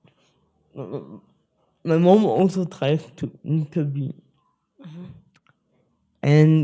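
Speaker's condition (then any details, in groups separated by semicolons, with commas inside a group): Spastic cerebral palsy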